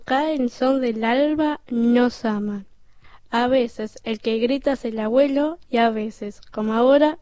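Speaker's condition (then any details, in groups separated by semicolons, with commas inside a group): Down syndrome; congenital, since birth; 21 years old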